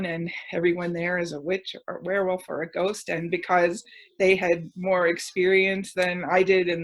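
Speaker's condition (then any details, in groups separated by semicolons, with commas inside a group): No condition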